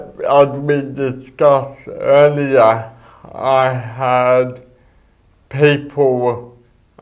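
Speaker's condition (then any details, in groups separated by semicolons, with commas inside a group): Cerebral palsy; speech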